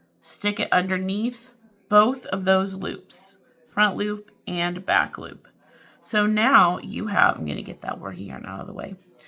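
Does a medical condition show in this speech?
No.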